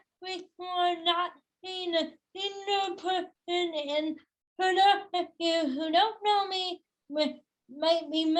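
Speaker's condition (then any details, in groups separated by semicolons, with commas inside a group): Cerebral palsy, spastic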